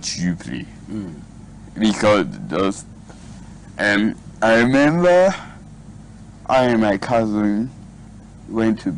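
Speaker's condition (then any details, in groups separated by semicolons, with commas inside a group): Cerebral palsy; past speech therapy, speech now quite clear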